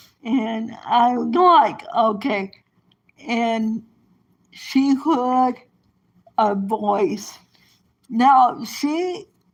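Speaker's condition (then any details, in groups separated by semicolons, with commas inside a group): Cerebral palsy; present from birth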